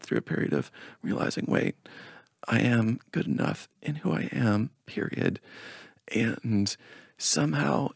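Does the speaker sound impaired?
Yes: spasmodic dysphonia; onset age 18, worsened over years, linked to singing training, Botox every 6 weeks offered, energy healing; speaks in higher pinched tone to reliably get words out, lower voice inconsistent; lower voice less consistent, higher pitch more pinched but words get out.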